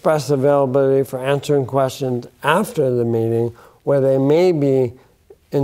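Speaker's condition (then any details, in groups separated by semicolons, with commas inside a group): Bulbar onset ALS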